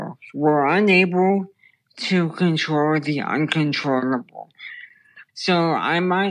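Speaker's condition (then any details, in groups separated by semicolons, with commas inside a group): Brain stem tumor; childhood onset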